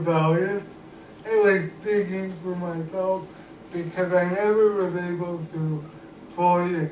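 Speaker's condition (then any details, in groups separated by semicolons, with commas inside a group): Cerebral palsy; cannot walk, uses wheelchair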